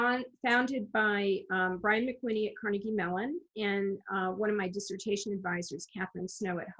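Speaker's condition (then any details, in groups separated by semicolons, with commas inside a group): No condition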